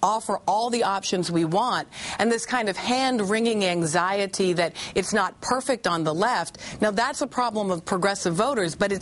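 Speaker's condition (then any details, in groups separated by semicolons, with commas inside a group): No condition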